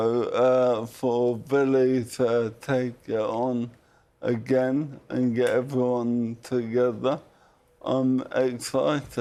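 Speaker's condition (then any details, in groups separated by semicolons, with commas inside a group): Motor neurone disease; about two years since diagnosis, uses wheelchair; sounds different now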